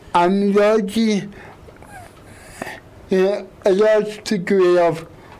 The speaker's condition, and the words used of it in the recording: Cerebral palsy. And as I said before, it really helps me with my confidence in my speech.